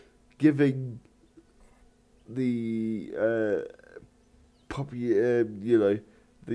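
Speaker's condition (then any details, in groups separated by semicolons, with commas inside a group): Cerebral palsy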